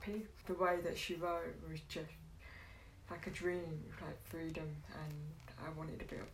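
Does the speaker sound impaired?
Yes: deafness.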